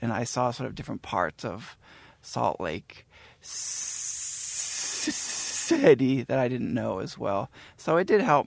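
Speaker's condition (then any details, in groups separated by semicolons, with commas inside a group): Stuttering; lifelong stutter, at times covert about stuttering, especially in childhood; b sound at word start hard, cannot say Ben, stuttered significantly on calls to senators; repeated sounds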